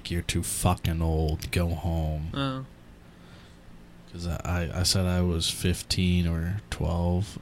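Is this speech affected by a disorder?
No.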